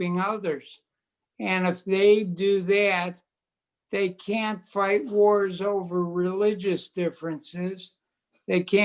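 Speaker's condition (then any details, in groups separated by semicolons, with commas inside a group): Multiple sclerosis; quadriplegic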